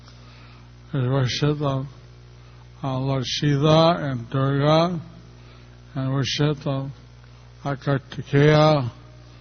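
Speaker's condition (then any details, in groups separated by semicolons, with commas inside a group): Stroke; checks whether listeners understand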